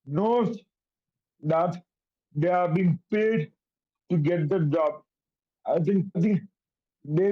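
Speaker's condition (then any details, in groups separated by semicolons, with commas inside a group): Cerebral palsy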